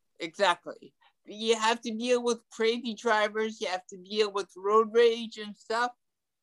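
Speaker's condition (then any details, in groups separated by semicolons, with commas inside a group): Ataxic cerebral palsy; mild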